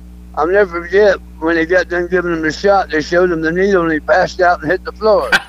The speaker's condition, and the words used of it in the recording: Throat cancer. The last couple of years I've battled throat cancer. And so this is the results of it.